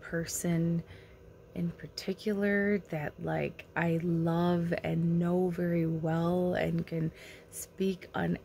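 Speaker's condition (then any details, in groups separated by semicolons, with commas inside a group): No condition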